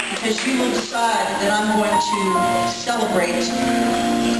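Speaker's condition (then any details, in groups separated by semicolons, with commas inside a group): No condition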